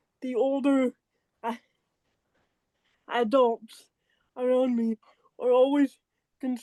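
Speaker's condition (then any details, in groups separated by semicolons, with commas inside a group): Cerebral palsy; walks a little, high energy cost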